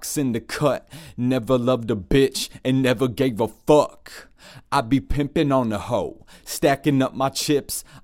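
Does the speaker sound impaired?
No.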